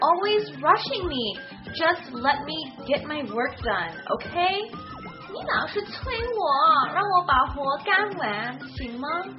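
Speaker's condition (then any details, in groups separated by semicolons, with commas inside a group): No condition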